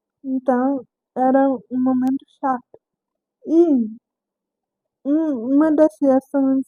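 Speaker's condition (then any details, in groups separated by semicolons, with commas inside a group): Cerebral palsy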